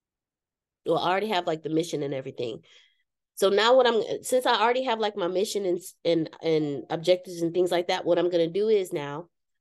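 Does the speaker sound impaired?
No.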